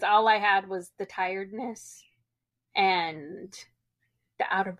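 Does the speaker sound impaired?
No.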